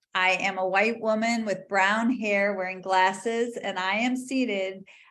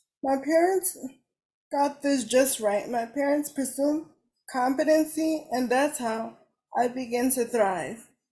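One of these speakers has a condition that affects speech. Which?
The second: cerebral palsy; cerebral palsy, uses wheelchair; diagnosed at nine months, 27 years old.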